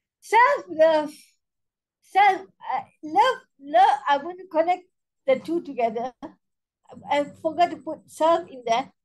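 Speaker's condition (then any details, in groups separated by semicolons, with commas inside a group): Cerebral palsy spastic quadriplegia; spastic quadriplegia, neonatal brain oxygen loss, premature birth; diagnosed in infancy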